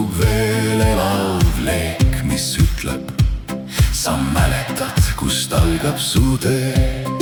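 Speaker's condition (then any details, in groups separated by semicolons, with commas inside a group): No condition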